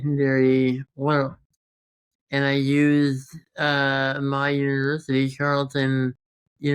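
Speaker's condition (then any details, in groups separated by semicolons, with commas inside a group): Congenital muscular dystrophy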